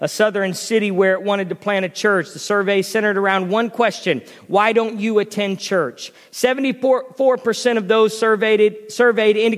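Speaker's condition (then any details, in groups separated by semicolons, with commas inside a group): No condition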